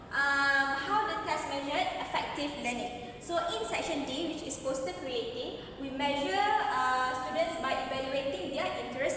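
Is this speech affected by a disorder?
No.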